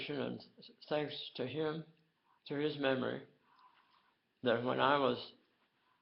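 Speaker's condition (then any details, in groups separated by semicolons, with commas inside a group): Tongue cancer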